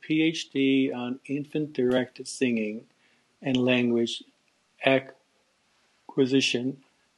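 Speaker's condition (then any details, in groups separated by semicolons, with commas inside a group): Stuttering; severe stuttering, past Fluency Plus program at Toronto Speech and Stuttering Institute; still considers self a severe person who stutters; repeated sounds, blocks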